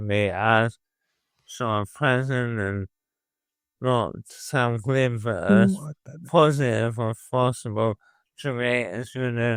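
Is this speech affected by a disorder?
Yes: motor neuron disease.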